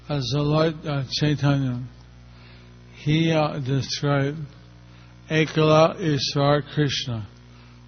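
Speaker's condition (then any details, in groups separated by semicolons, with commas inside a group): Stroke; stroke a little over a year ago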